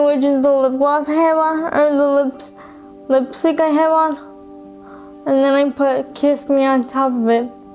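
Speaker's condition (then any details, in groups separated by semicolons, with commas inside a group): Cerebral palsy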